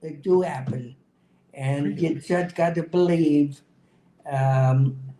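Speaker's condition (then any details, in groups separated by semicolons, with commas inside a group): Cerebral palsy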